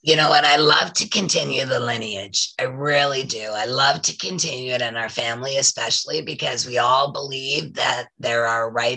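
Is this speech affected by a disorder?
Yes: voice loss after throat polyp; polyp from years of singing and talking blocked throat, emergency throat surgery, tracheotomy warned possible; two years after throat surgery, working with vocal coach to regain voice; smoker-like voice from throat surgery not smoking, whole voice affected, still recovering.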